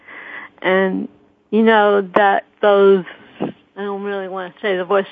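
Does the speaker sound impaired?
Yes: cerebral palsy.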